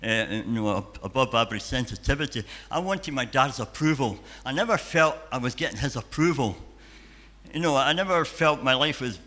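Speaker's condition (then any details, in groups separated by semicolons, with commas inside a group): Cleft palate and cleft lip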